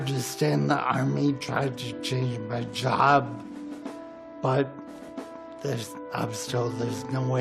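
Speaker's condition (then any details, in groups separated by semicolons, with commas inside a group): Ataxia; inherited, affects gait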